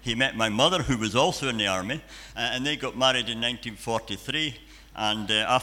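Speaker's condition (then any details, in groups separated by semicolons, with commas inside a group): Cleft palate and cleft lip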